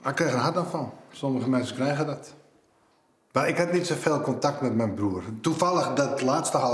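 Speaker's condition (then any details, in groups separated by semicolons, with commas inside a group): No condition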